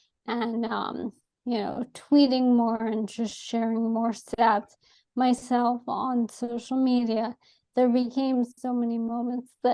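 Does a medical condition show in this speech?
Yes: ALS; atypical case.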